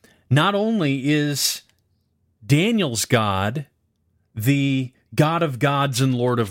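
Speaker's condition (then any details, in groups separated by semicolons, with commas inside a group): No condition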